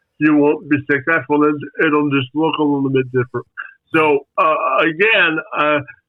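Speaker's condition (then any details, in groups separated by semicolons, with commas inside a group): Spastic quadriplegic cerebral palsy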